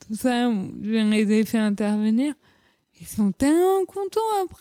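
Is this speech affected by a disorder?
Yes: cerebral palsy; leg surgery around age 14 with several medical errors, atypical gait, childhood speech, psychomotor and physiotherapy.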